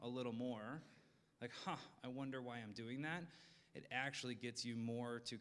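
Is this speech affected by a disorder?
No.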